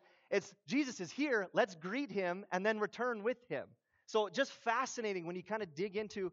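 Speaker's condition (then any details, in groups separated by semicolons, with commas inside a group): No condition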